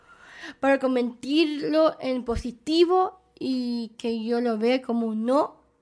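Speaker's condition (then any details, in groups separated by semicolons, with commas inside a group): Down syndrome; present from birth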